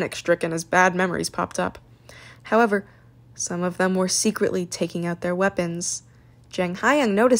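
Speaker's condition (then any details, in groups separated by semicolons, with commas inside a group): No condition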